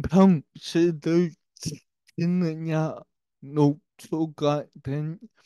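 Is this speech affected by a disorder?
Yes: brain lesion disability; self-described speech disability.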